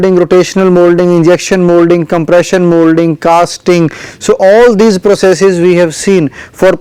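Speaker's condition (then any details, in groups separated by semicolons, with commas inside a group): No condition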